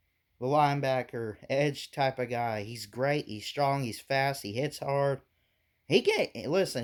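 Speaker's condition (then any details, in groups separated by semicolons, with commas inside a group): No condition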